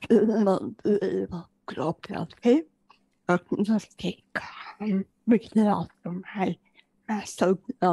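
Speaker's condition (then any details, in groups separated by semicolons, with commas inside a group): Generalized dystonia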